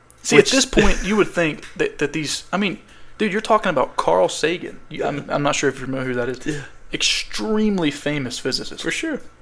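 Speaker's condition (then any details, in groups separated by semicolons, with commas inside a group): No condition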